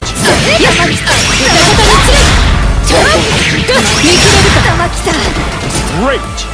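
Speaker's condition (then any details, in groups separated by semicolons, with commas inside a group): No condition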